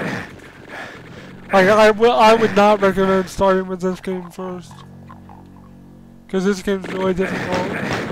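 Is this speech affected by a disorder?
Yes: cerebral palsy.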